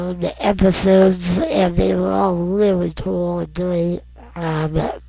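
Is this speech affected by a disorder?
Yes: non-progressive muscular dystrophy.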